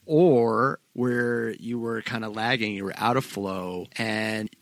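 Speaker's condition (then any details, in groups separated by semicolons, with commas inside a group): No condition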